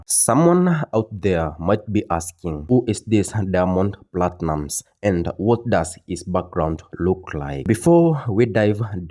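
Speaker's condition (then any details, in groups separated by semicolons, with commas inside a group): No condition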